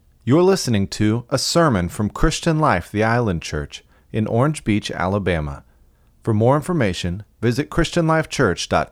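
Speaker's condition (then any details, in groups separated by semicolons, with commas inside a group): No condition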